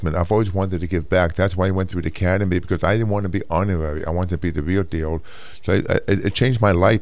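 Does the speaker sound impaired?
Yes: hearing loss; congenital hearing loss, about 80%, two hearing aids whole life; severe speech impediment from childhood, Mr. Universe interview in Geneva unusable, worked changing speaking and voice.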